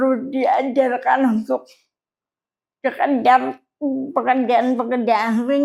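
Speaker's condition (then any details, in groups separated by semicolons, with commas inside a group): Cerebral palsy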